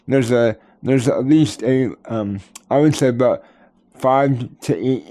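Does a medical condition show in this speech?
Yes: cerebral palsy; tends to mess up words.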